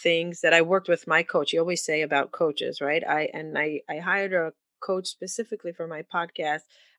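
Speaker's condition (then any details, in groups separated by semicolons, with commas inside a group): No condition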